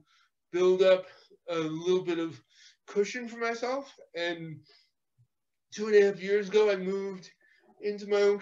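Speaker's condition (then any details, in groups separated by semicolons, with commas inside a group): Cerebral palsy; physical therapy in childhood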